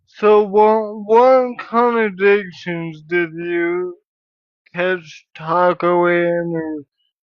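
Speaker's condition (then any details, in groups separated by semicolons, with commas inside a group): Cerebral palsy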